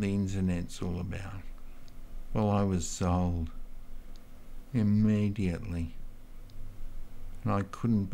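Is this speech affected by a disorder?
Yes: multiple sclerosis.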